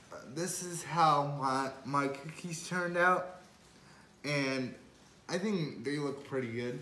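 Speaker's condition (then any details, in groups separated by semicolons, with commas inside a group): Cerebral palsy; uses wheelchair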